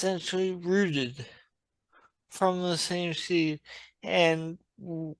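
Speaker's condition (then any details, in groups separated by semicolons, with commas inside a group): Traumatic brain injury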